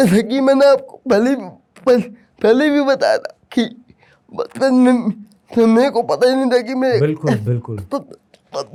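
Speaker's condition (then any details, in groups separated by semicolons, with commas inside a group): Cerebral palsy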